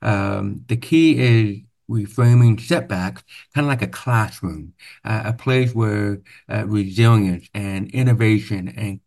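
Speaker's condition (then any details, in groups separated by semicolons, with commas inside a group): Profound hearing loss, deaf accent; noticeably different accent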